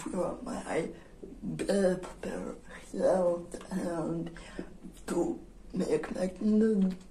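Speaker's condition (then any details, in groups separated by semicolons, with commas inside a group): Generalized dystonia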